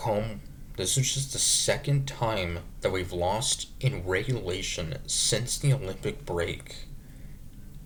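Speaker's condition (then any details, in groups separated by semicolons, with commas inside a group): No condition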